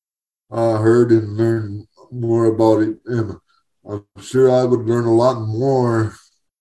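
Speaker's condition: Cerebral palsy; uses wheelchair for mobility

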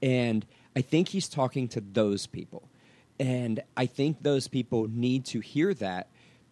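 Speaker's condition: No condition

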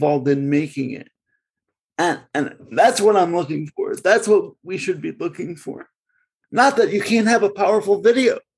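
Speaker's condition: Cerebral palsy; segregated schooling

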